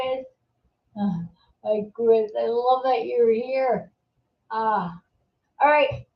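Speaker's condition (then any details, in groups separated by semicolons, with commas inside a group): Multiple sclerosis, secondary progressive; hears herself slurring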